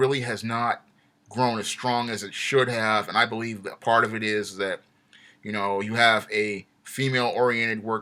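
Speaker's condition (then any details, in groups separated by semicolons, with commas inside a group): No condition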